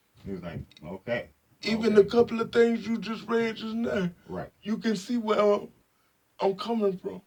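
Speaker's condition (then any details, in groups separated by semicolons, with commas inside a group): Spastic quadriplegic cerebral palsy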